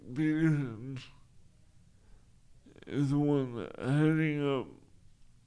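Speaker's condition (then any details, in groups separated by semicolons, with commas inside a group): Cerebral palsy; wheelchair user 99.9% of the time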